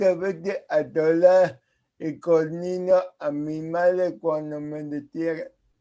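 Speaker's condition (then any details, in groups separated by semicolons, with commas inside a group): Cerebral palsy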